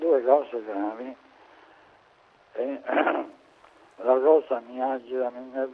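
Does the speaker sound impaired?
Yes: amyotrophic lateral sclerosis; diagnosed after medical visits and diagnostic exams, diagnosis made quickly by 35-year-old researcher, currently 58.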